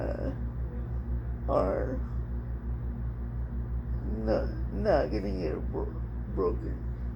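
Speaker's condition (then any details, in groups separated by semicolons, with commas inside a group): Cerebral palsy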